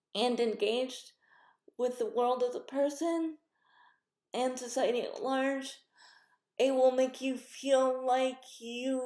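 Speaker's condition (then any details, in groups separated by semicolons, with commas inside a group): Cerebral palsy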